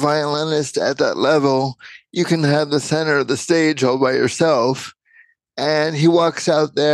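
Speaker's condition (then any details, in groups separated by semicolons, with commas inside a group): Cerebral palsy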